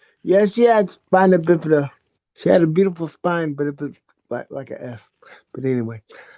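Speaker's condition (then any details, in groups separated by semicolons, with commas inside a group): Cerebral palsy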